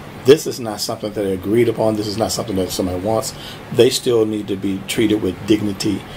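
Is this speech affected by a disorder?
No.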